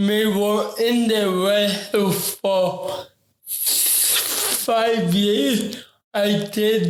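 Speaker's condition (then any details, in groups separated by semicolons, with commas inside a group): Ataxic cerebral palsy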